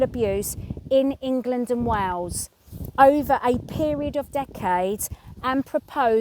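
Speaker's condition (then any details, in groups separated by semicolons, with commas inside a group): No condition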